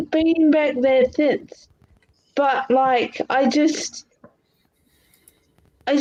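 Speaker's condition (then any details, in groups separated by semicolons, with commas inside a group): Cerebral palsy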